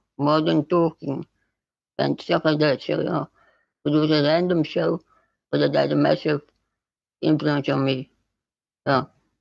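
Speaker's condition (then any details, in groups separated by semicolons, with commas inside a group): Spinal muscular atrophy type 2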